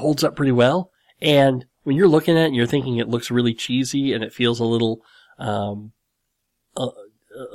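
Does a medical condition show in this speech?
Yes: cleft lip and palate; skull bone chips grafted to reconstruct nose around age 12.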